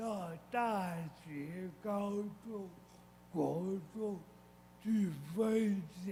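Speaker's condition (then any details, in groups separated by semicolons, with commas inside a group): Cerebral palsy, severe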